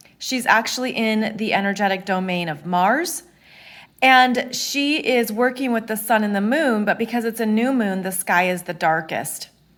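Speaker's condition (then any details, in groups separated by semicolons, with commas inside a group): No condition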